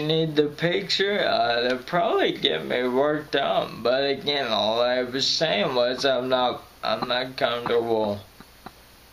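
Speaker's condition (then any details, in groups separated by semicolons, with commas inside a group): Friedreich's ataxia; voice crackles when stressed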